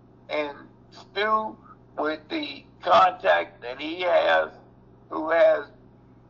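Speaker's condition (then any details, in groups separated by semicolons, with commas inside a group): Cerebral palsy; previously off feet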